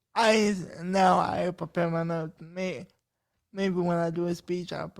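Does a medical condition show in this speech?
Yes: cerebral palsy.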